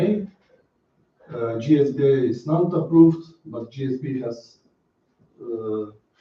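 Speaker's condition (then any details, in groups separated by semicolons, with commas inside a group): No condition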